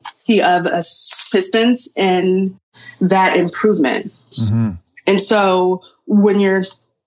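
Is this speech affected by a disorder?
Yes: stuttering; stuttering since around age 3, lifelong; avoided talking to avoid stuttering, avoided saying own name around 24-25, later took up public speaking; here prolonged sounds.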